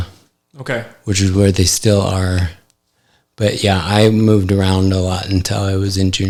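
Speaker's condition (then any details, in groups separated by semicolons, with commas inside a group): ALS; affects hand function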